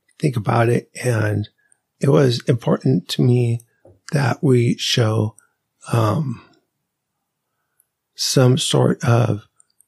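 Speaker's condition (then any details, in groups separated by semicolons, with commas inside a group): ALS; weakness and fasciculations at onset, symptoms began about eleven months earlier, power chair, ramps, lifts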